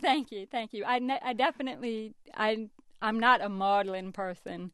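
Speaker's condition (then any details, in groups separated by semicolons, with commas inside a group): Deafness; wears hearing aids, lip reader, as schoolchild used microphone amplifying teacher's voice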